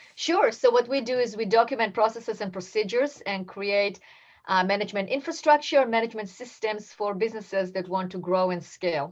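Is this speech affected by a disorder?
No.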